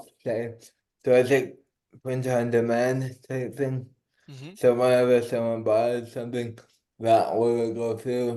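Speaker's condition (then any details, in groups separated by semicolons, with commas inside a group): Cerebral palsy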